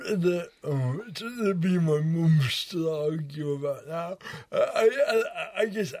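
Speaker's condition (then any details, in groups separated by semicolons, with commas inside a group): Cerebral palsy; wheelchair user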